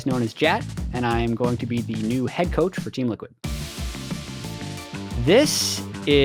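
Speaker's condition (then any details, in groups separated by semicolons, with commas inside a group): No condition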